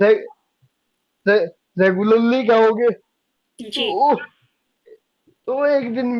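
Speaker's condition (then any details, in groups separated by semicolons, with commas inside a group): Cerebral palsy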